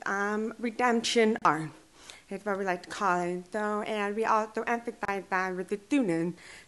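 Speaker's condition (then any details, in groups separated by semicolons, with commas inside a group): Deaf and hard of hearing; since childhood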